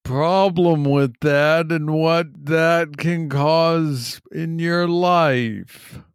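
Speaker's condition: Parkinson's disease, young onset

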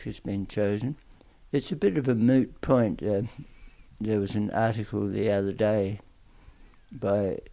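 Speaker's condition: Tongue cancer; aggressive tongue cancer

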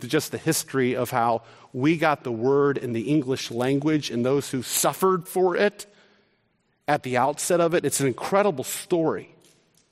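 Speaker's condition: No condition

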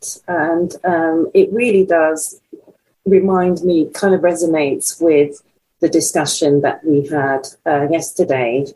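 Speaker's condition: No condition

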